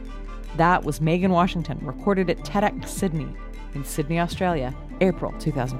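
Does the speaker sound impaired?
No.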